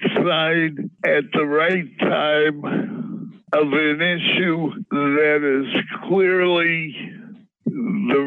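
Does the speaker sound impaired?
Yes: Parkinson's disease; THC-CBD strains relieve anxiety and pain.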